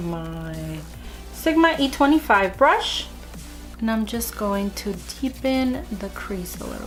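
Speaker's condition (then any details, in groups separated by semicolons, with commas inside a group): No condition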